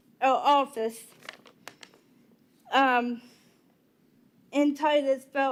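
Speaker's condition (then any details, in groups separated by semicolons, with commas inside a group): Cerebral palsy; wheelchair user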